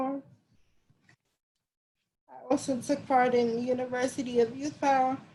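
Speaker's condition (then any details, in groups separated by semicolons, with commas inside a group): Cerebral palsy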